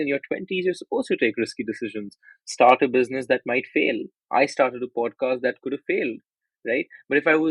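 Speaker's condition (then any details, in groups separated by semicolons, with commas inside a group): No condition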